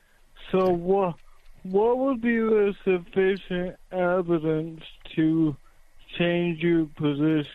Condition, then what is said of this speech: Cerebral palsy. The reason he's speaking like that, folks, is I think he's the guy who had a stroke or something, or cerebral palsy or something.